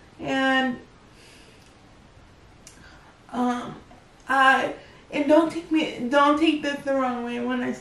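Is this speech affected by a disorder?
Yes: cerebral palsy; able to talk.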